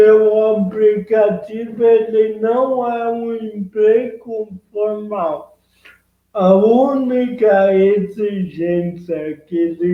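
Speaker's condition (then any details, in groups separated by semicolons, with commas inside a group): Cerebral palsy; present from birth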